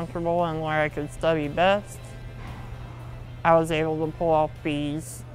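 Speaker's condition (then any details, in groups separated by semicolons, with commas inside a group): Muscular dystrophy; low muscle tone, slow writing and typing, needs frequent breaks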